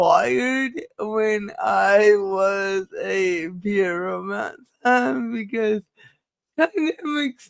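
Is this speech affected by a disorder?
Yes: cerebral palsy.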